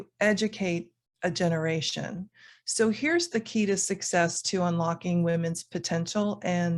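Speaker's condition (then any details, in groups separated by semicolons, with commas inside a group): No condition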